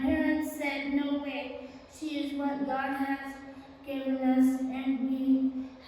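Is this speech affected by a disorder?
Yes: spastic quadriplegic cerebral palsy.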